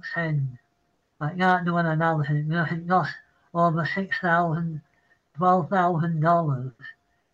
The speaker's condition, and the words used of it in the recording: Parkinson's disease. Sorry, I've got Parkinson's, I see a bit.